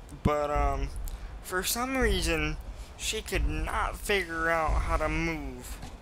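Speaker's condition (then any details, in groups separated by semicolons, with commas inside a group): Cerebral palsy, mild; speech sometimes affected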